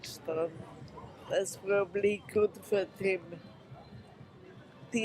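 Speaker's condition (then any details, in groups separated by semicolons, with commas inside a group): Multiple sclerosis; worsening over 17 years; voice much deeper and slower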